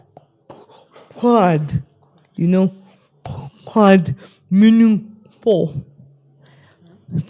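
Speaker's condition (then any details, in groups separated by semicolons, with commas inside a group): Spastic cerebral palsy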